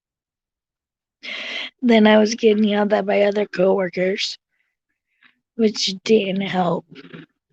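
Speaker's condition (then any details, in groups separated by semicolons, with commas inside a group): Cerebral palsy; tracheotomy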